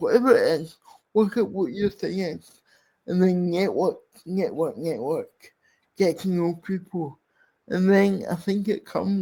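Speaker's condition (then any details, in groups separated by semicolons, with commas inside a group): Cerebral palsy; speech impairment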